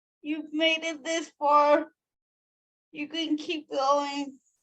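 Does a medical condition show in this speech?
Yes: cerebral palsy; from birth, 42 surgeries.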